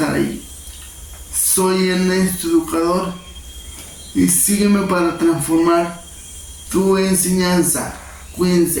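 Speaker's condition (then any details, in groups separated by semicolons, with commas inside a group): Cerebral palsy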